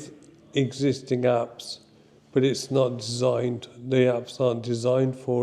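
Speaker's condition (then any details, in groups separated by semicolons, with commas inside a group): Motor neurone disease; ALS type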